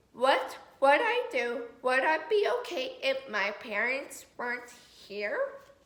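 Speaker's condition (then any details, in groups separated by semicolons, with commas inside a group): Cerebral palsy; affects muscles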